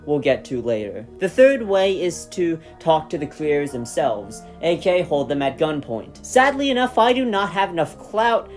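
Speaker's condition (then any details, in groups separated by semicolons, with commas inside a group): No condition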